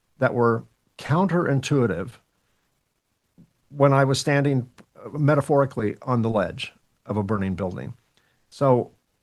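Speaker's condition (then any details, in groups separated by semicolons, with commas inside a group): No condition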